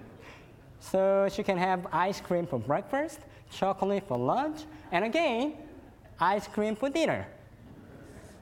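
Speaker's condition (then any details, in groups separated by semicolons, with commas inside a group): Cleft lip and palate; fed formula and cow milk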